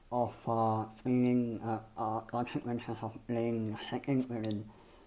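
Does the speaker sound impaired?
Yes: cleft palate and lip; developed a very different way of speaking.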